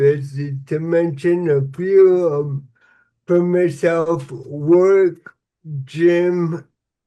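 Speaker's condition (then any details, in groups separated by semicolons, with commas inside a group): Cerebral palsy; many involuntary movements, sits rather than stands; somewhat slurred speech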